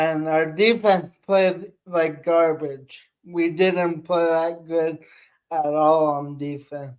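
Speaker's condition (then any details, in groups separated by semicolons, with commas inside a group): Cerebral palsy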